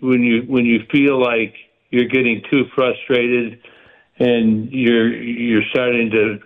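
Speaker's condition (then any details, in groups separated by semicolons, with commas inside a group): Parkinson's; stays active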